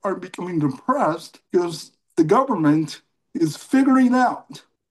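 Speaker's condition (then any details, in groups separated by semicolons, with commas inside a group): Cerebral palsy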